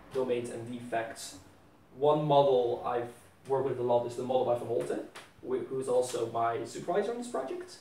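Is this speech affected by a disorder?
No.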